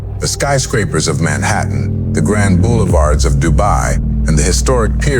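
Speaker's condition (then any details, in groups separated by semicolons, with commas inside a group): No condition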